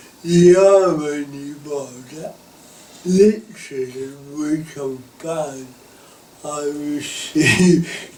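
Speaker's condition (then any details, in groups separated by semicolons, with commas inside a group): Cerebral palsy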